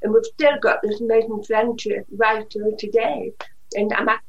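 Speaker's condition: Usher syndrome (deafblindness), profoundly deaf since birth, severe; 5% vision in both eyes, uses cane, hears via cochlear implants, sometimes removes them

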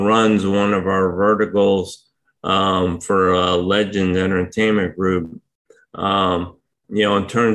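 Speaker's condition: ALS; hard to speak for long periods right now

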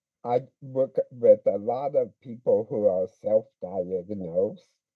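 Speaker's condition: Speech impediment; speech impediment since childhood, weaker-looking muscles in childhood, cerebral palsy considered but did not fit; pretty good speaker when comfortable, drama club and debate team experience

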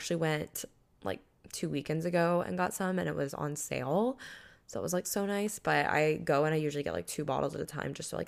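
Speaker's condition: No condition

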